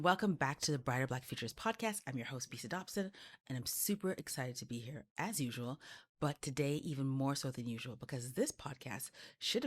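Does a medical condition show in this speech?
No.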